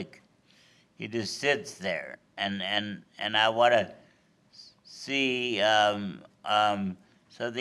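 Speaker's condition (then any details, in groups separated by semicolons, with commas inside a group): Cerebral palsy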